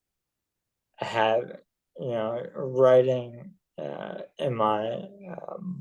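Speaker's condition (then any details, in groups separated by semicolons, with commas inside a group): ALS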